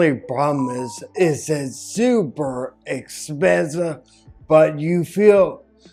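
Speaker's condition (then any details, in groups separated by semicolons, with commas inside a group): Ataxia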